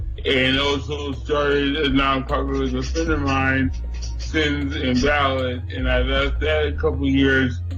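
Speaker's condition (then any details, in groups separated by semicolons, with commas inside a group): Cerebral palsy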